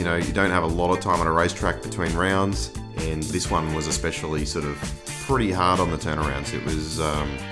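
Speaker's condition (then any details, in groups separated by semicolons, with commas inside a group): No condition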